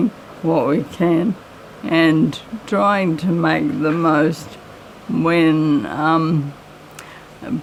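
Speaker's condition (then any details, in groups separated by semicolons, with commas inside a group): MND; voice slightly raspy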